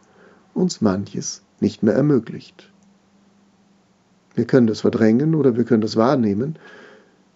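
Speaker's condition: No condition

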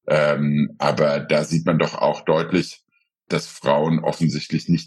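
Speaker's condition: No condition

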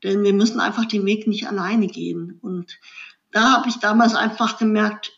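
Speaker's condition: Cleft lip and palate; after accident five months tube feeding, saliva swallowing not allowed, later esophagus surgery

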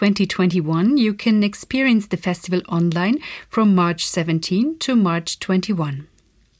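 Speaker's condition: No condition

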